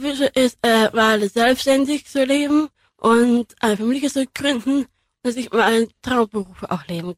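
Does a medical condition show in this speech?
Yes: Down syndrome; trisomy 21, three copies of chromosome 21, genetic anomaly; age 24.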